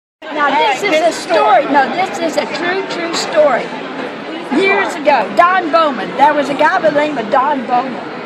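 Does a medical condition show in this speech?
No.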